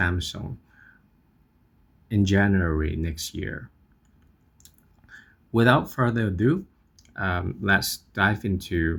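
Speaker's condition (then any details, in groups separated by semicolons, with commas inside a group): No condition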